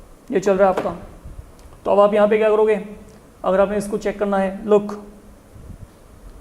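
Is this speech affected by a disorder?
No.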